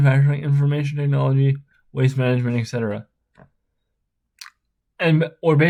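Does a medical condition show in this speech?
Yes: spastic cerebral palsy.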